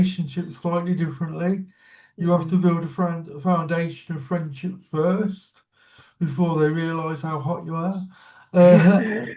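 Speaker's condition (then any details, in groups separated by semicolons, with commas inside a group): Cerebral palsy; childhood surgery; swallowing changed recently, rebuilding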